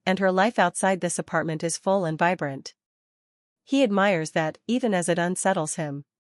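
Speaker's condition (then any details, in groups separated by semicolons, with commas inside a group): No condition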